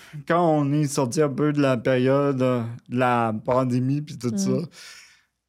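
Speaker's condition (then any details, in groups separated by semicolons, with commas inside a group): Cerebral palsy, near quadriplegia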